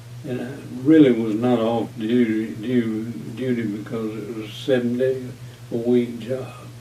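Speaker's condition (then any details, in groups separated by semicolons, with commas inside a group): Parkinson's disease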